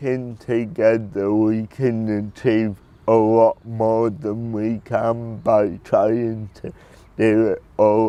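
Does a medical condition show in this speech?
Yes: cerebral palsy; predicted at birth never to talk.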